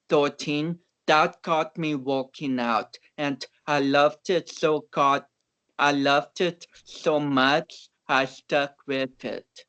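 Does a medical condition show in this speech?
Yes: cerebral palsy; oxygen loss at birth, affects speech, walking, balance; shaky during lifts.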